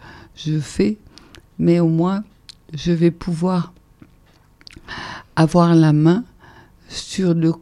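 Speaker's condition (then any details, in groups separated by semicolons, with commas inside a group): ALS (Charcot's disease); breathing difficulties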